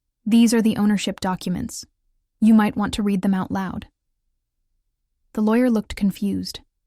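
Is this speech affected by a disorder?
No.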